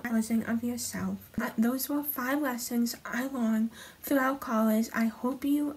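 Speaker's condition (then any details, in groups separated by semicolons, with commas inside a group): Hemiplegic cerebral palsy; right hemiplegia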